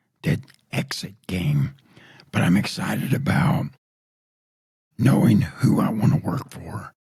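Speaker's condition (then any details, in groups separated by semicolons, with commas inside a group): Throat cancer; tracheostomy tube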